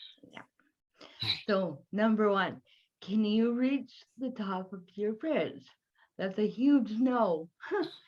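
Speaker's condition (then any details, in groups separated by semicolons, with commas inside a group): Cerebral palsy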